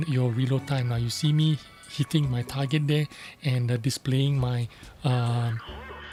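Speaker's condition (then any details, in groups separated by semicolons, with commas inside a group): No condition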